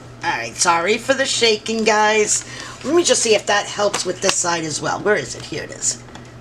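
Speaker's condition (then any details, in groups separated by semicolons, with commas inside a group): No condition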